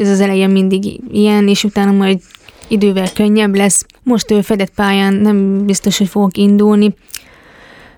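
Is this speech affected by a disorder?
Yes: hearing impairment; tried signing with japanese sign-language users at the competition.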